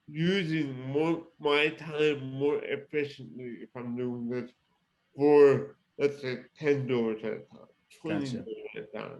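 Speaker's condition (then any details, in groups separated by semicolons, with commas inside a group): Cerebral palsy; present from birth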